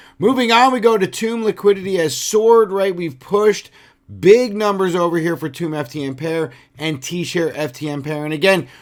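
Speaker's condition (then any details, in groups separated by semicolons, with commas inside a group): No condition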